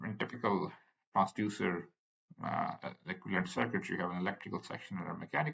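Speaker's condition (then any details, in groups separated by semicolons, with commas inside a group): No condition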